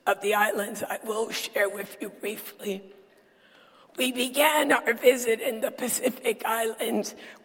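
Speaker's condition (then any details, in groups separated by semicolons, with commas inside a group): Dysphonia; lost ability to sing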